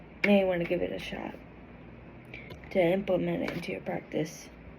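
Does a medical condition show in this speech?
Yes: cerebral palsy.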